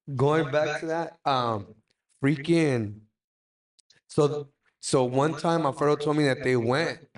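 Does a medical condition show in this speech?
No.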